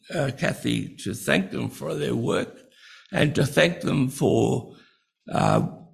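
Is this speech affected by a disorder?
Yes: breathing-related speech difficulty; a lot of trouble speaking from insufficient breathing.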